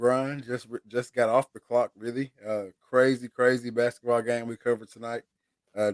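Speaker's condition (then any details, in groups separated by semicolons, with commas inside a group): No condition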